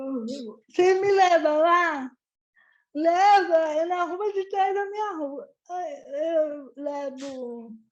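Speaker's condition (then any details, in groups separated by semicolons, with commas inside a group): Cerebral palsy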